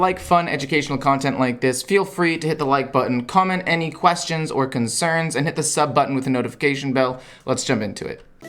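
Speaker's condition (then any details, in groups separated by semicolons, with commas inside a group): No condition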